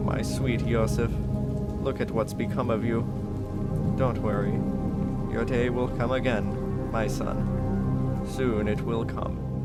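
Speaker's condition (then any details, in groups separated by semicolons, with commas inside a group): No condition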